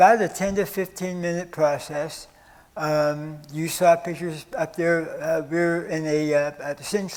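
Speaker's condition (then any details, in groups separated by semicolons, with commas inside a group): Stage 4 oral cancer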